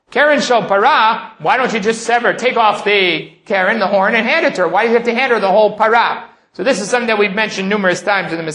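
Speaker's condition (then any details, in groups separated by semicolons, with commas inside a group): No condition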